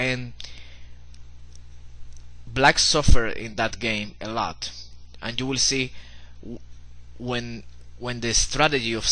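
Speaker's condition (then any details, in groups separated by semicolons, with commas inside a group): No condition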